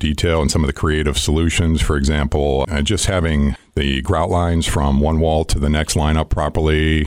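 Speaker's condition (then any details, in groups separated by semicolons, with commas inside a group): No condition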